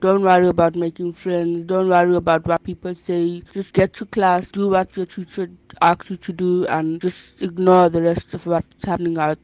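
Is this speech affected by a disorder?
Yes: bilateral sensorineural hearing loss; speech not fully clear and never was, ongoing speech therapy growing up, speaks rather than signs.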